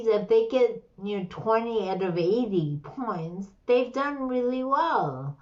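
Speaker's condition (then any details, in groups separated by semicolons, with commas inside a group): Slurred speech; slurred, stroke-like speech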